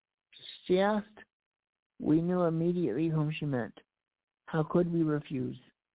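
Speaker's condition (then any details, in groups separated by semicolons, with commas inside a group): Cerebral palsy; past challenges speaking up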